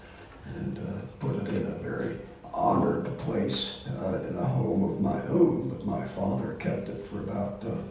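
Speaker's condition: Voice disorder; not contagious

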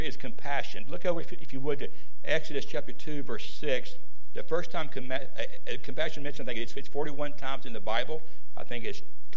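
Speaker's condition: Stuttering; recent neck surgery; repeated sounds, repeated words

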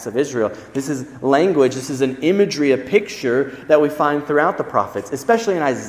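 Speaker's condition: No condition

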